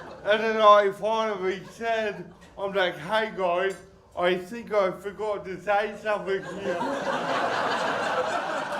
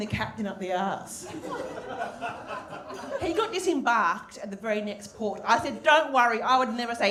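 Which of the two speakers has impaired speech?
The first: cerebral palsy.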